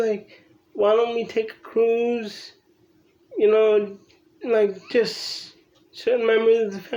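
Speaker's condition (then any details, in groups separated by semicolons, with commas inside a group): Cerebral palsy; from birth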